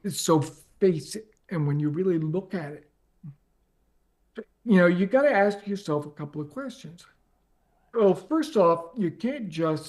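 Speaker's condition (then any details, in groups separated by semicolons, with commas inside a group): ALS; progressive, onset leg, spread to core, arms, hands, neck; 4.5 years since diagnosis, paralyzed below mid-throat, ventilator, powered wheelchair, near end stage; difficulty speaking and breathing, ventilator inflates lungs for voice, eye-tracking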